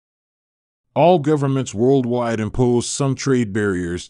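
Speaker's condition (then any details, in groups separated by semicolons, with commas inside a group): No condition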